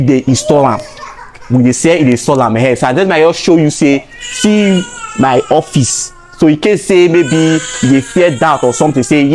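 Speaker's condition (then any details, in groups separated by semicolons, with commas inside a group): No condition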